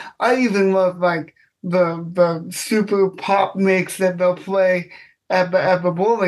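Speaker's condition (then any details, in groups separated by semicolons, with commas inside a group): Cerebral palsy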